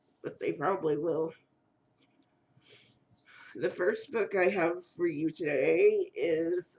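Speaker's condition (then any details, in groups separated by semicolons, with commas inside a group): Cerebral palsy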